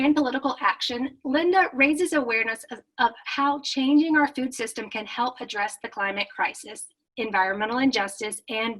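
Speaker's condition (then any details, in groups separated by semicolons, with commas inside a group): No condition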